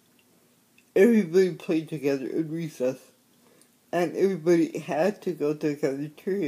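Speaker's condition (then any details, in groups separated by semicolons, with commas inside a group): Cerebral palsy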